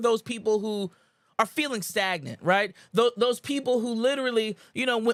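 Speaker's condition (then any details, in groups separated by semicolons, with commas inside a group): No condition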